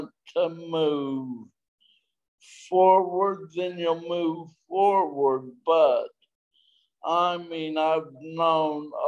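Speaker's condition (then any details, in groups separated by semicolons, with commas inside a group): Traumatic brain injury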